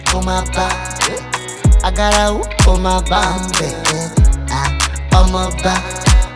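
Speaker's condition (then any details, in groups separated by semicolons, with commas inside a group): No condition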